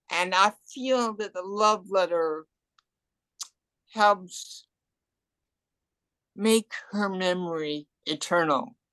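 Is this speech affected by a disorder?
Yes: cerebral palsy and hearing loss; adult.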